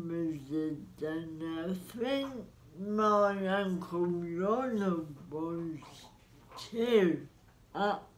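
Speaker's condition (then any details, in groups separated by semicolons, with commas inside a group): Cerebral palsy; spastic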